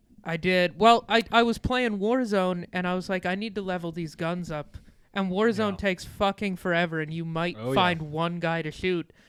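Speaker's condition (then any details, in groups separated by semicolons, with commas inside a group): No condition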